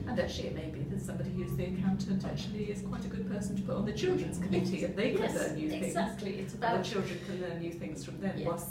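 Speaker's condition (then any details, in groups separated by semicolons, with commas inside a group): No condition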